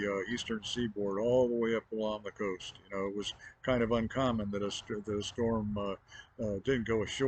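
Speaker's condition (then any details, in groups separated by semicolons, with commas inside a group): No condition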